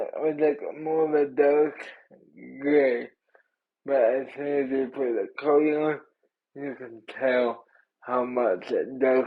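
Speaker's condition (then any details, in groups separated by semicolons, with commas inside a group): Cerebral palsy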